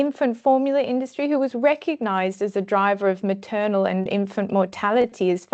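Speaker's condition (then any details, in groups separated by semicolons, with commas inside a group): No condition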